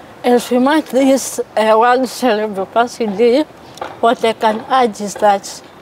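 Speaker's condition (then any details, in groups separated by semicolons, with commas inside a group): Cerebral palsy; from birth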